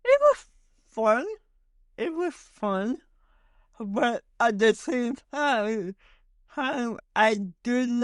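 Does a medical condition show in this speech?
Yes: cerebral palsy; stutters heavily when talking.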